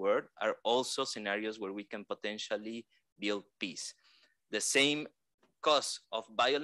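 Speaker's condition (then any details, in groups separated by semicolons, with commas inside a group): No condition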